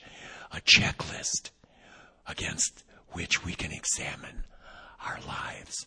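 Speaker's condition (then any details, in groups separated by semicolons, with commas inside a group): Vocal cord paralysis, unilateral; awaiting surgery in about a month, plastic shim to move paralyzed cord, previously repeated injections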